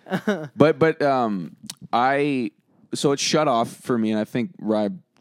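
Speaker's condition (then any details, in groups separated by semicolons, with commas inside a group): No condition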